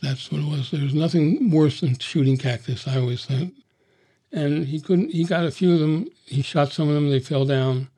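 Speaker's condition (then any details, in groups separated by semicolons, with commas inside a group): Parkinson's disease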